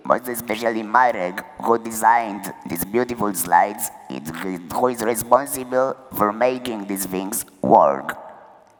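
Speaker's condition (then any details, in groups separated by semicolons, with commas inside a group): Laryngectomy for laryngeal cancer; diagnosed 5 years ago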